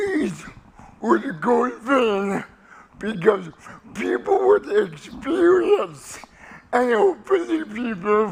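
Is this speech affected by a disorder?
Yes: cerebral palsy.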